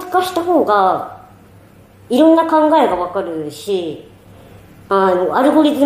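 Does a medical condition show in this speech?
No.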